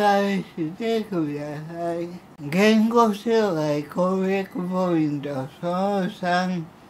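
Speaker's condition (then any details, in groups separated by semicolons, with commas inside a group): Cerebral palsy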